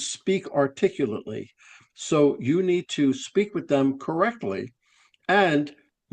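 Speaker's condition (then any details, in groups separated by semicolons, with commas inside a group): No condition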